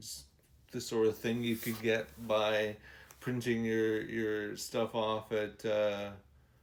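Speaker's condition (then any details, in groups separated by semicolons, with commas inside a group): ALS; speech and other muscles deteriorating; muddied slurred speech, hard to speak for long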